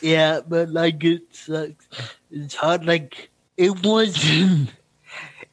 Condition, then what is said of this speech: Cerebral palsy. Well, I'm I'm lucky in that respect because my speaking is um like it's weird.